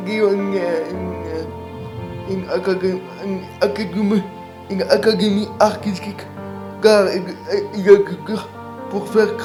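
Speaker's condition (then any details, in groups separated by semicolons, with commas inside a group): Cerebral palsy; present from birth, motor disorders; about twenty years since diagnosis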